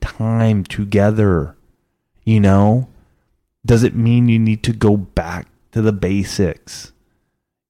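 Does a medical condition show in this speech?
No.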